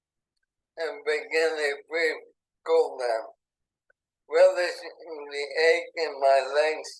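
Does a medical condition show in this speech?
Yes: ALS; burning in lungs.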